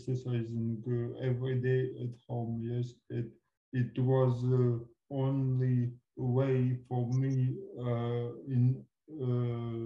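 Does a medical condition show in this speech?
Yes: cerebral palsy; from birth.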